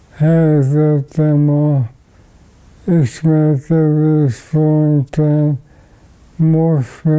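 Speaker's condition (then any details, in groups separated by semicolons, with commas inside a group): ALS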